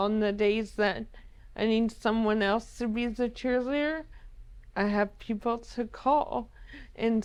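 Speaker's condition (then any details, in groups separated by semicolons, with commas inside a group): ALS; about 10 years since diagnosis, uses wheelchair, slow progression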